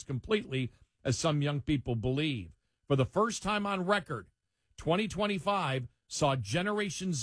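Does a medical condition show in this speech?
No.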